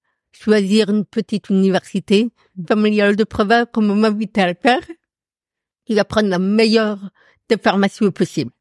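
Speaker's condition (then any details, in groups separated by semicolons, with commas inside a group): Profound congenital deafness; accent from deafness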